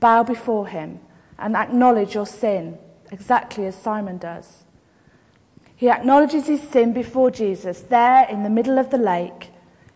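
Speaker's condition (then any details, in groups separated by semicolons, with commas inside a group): No condition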